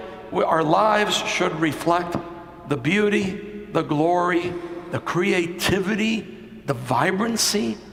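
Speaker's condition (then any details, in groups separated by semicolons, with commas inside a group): No condition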